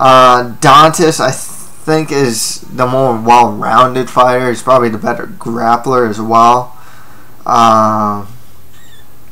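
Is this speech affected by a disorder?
No.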